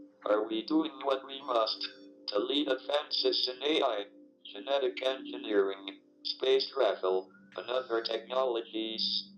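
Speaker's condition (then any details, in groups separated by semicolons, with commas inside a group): ALS, speech-generating device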